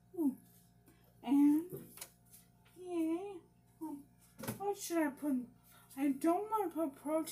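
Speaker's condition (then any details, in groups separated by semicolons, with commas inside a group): Brain injury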